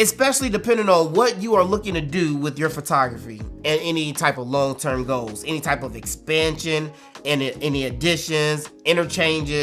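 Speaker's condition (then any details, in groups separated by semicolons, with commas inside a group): No condition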